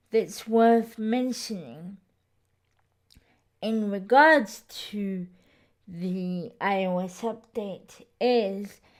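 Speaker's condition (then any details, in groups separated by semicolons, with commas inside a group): Cerebral palsy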